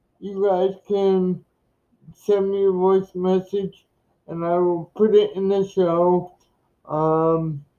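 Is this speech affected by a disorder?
Yes: cerebral palsy; speech described as not normal due to cerebral palsy.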